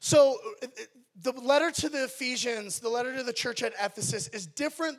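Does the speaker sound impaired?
No.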